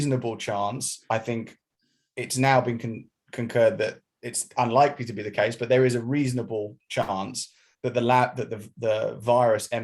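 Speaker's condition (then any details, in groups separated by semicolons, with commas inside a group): No condition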